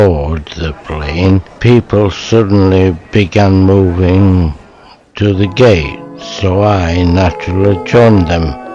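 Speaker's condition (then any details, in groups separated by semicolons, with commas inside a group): Motor neuron disease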